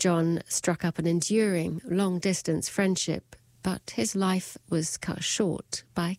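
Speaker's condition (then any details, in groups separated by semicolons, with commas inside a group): No condition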